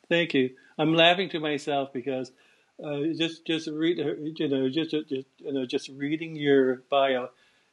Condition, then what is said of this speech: Stuttering. I'm a person who stutters and your host.